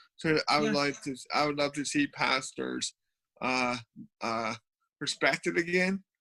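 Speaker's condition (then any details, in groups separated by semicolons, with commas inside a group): Cerebral palsy; from birth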